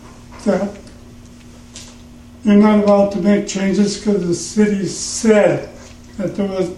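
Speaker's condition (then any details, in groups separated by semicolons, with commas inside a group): Parkinson's; trouble in the throat while speaking; trouble in the throat when speaking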